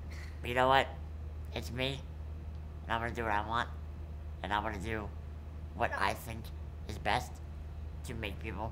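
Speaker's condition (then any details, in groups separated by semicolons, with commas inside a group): Muscular dystrophy; present from birth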